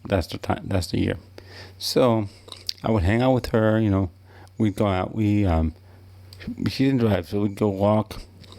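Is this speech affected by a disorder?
Yes: cerebral palsy; wheelchair user.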